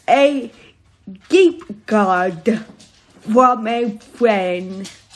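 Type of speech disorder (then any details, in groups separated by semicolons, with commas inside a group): Apraxia of speech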